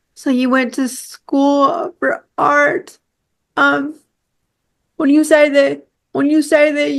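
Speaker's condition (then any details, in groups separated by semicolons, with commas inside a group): Cerebral palsy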